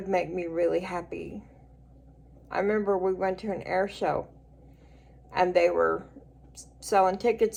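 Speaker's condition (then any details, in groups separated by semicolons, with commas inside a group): Cerebral palsy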